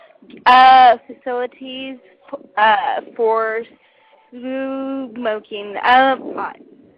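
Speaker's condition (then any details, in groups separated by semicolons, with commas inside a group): Cerebral palsy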